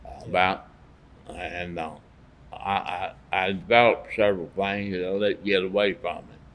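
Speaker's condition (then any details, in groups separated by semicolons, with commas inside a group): Parkinson's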